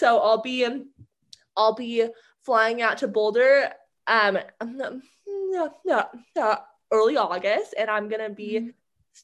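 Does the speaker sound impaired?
Yes: stuttering; stuttering since childhood, has had speech therapy; speaks in a different way, self-described as communicating just fine; here repeated sounds, prolonged sounds.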